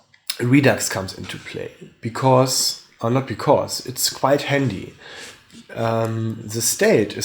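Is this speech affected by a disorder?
No.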